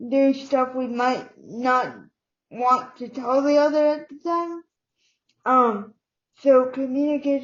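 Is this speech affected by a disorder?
Yes: cerebral palsy; uses wheelchair.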